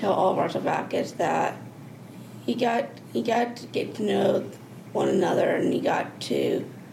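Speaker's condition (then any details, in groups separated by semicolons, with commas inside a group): Down syndrome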